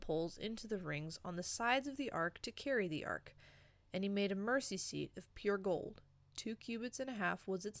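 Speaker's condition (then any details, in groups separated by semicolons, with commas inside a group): No condition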